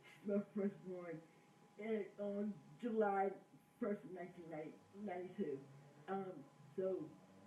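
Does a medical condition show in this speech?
Yes: cerebral palsy.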